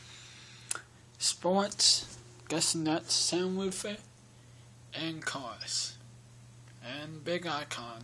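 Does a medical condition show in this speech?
Yes: cerebral palsy.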